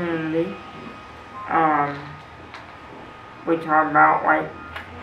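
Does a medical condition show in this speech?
Yes: cerebral palsy.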